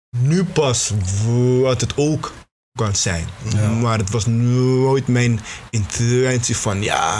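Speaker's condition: Stuttering; stuttering since age five, past logopedie (speech therapy), stopped therapy; fluctuating severity, ups and downs; stutters sometimes a lot, stutter not heard in rap track, fluent when rapping or singing; prolonged sounds, blocks

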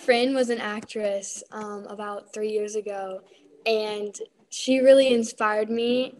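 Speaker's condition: No condition

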